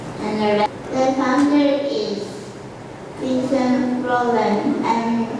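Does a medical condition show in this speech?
Yes: cerebral palsy.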